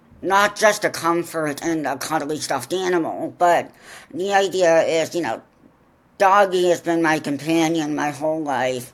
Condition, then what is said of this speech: Deafness. Well, and you're an excellent and very good conversationalist.